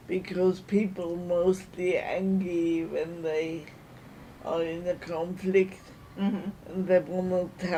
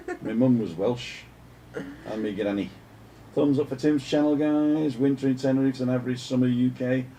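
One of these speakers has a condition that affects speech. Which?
The first: multiple sclerosis.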